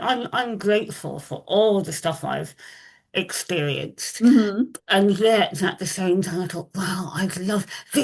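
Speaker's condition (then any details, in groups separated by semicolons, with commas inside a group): Moebius syndrome facial paralysis, congenital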